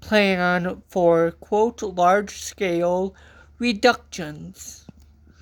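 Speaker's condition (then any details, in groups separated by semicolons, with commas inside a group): Cerebral palsy; from birth, walks with walker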